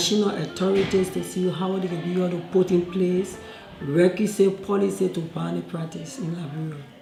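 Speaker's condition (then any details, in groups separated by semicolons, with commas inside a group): No condition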